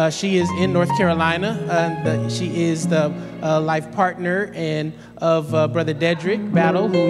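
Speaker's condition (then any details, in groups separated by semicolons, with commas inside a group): No condition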